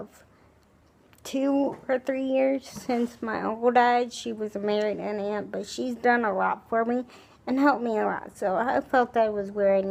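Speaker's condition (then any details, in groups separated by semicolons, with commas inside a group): Cerebral palsy, spastic, severe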